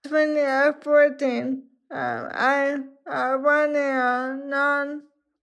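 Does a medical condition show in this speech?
Yes: ALS; ALS diagnosed 7 years ago, onset tripping over toes in triathlon, walks with walker; uses Project Euphonia live captioning of speech on phone during presentations; difficulty speaking, swallowing, mostly understood, pronouncing and projecting words harder when tired or in loud places.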